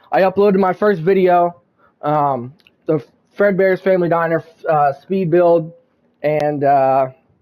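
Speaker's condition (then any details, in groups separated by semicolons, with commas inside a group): No condition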